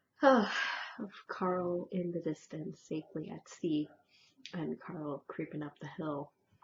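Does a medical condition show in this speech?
No.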